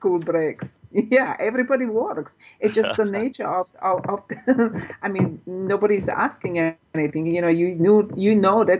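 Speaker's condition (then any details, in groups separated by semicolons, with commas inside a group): No condition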